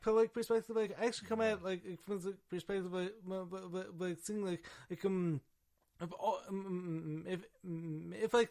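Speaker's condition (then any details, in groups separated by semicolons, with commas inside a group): Stammering and stuttering; acquired, neurological damage from severe pneumonia, 21 antibiotics, steroids, intubation, ventilator, induced coma, stutter began later; minimal editing leaves speech issues on display; repeated words, prolonged sounds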